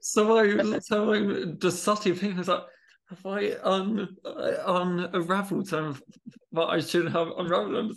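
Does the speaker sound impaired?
Yes: stammer; lifelong, delayed first word, severe in childhood, feared never speaking, taught sign symbols, weekly speech therapy first 10 years; stammers more on bad days, stammered a lot when anxious; here repeated sounds, blocks.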